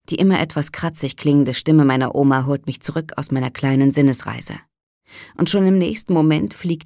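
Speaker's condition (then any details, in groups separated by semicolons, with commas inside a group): No condition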